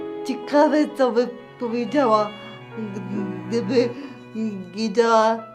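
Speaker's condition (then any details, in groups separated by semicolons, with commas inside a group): Cerebral palsy; predicted never to speak, learned through daily exercises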